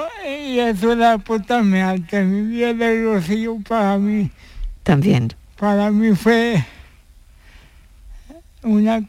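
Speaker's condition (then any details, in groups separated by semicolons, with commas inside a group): Cerebral palsy; since birth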